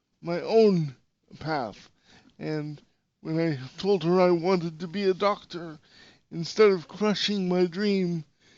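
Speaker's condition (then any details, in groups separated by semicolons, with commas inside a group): Cerebral palsy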